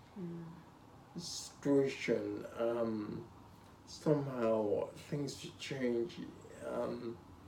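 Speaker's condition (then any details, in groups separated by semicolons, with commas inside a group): Spinocerebellar ataxia (sca7)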